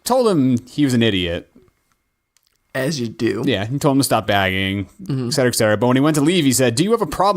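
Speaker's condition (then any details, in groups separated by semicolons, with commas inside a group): No condition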